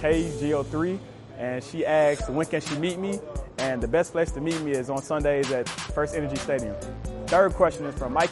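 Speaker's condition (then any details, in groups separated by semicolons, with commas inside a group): No condition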